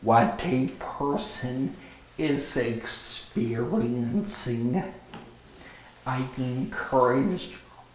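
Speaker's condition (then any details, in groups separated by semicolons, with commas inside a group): Stroke with paralyzed vocal cord; nearly 5 years post-stroke, 657+ hours outpatient therapy incl advanced speech therapy, runs without aids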